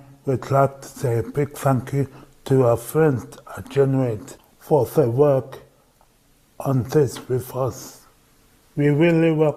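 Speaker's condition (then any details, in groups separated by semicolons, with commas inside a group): Cerebral palsy; voice tires at times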